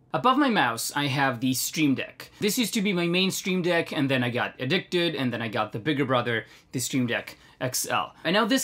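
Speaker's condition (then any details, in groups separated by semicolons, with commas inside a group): No condition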